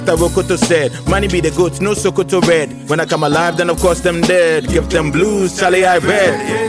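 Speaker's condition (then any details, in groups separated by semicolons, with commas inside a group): No condition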